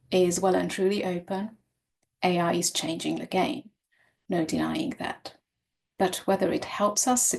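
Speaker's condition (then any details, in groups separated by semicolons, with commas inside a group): No condition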